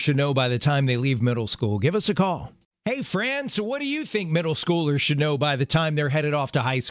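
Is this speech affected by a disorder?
No.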